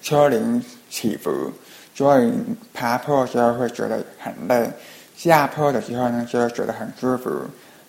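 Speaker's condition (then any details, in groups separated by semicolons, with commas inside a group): Hearing impairment; others speak too fast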